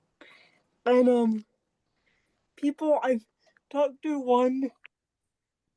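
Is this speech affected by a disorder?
Yes: cerebral palsy.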